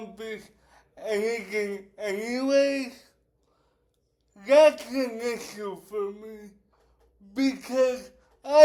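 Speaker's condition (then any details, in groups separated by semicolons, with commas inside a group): Cerebral palsy; affects speech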